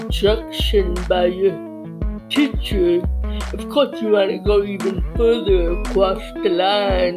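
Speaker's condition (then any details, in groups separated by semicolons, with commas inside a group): Cerebral palsy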